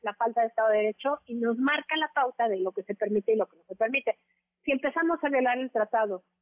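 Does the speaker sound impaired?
No.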